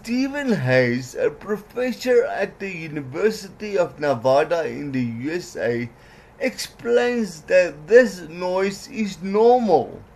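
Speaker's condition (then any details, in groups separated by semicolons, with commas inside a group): Cerebral palsy; worse when mouth tires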